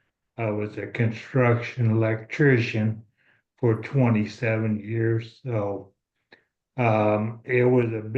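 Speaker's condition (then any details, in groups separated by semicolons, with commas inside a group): ALS; about two years since diagnosis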